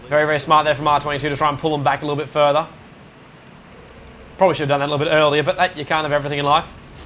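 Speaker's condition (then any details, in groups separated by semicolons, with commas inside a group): No condition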